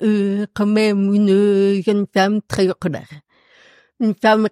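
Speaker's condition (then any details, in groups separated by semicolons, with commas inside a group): Profound congenital deafness; accent from deafness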